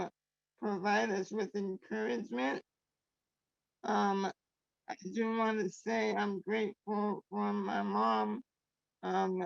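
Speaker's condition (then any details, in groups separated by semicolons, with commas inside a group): Traumatic brain injury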